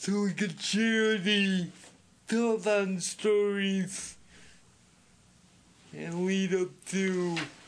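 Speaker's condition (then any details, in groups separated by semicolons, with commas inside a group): Speech impediment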